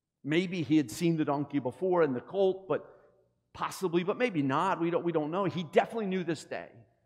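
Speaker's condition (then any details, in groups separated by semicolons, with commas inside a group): No condition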